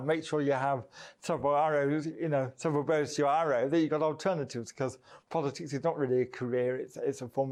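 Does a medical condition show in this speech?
Yes: cerebral palsy, mild; affects voice box.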